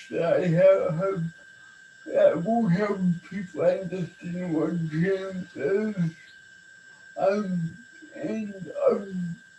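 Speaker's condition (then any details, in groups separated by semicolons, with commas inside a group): Cerebral palsy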